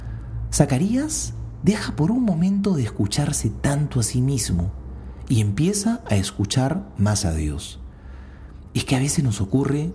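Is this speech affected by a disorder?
No.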